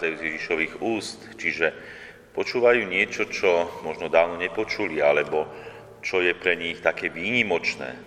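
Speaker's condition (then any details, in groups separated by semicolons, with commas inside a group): No condition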